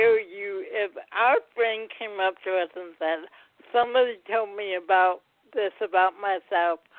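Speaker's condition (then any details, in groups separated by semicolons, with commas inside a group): Cerebral palsy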